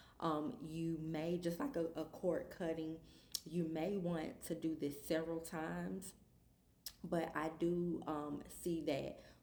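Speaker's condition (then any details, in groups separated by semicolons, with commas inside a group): No condition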